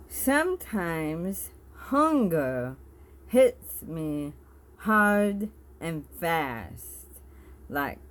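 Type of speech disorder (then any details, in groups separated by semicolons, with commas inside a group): Bulbar dysarthria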